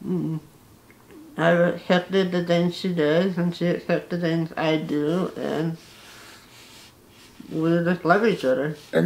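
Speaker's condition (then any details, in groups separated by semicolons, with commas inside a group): Facial paralysis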